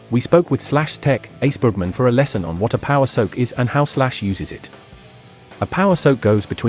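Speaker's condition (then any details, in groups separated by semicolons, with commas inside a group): No condition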